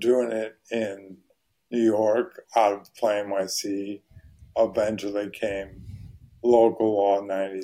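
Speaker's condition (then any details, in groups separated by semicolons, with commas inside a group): ALS; voice very hoarse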